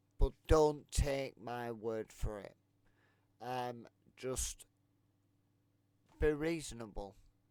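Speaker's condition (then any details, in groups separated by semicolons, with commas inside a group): Multiple sclerosis; affects legs; legs weak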